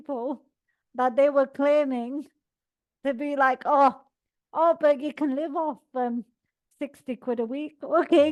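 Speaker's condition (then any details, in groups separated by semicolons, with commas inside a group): Cerebral palsy; all four limbs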